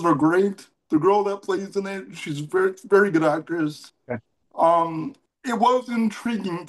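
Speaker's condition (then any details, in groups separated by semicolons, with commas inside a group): Cerebral palsy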